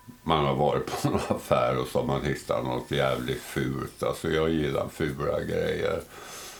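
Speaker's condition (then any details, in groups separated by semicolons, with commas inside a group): Tongue cancer, partial tongue removal; partial tongue removal surgery; diagnosed 7 years ago; voice permanently changed, relearned speaking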